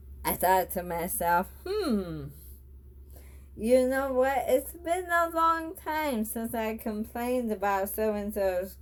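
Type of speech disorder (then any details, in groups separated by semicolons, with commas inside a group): Bulbar dysarthria; bulbar onset ALS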